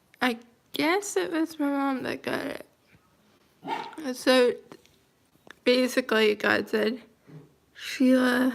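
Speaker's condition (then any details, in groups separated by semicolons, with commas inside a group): Cerebral palsy, mild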